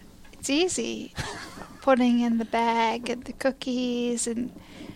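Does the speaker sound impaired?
Yes: stroke with aphasia; attends stroke comeback center in Vienna, Virginia.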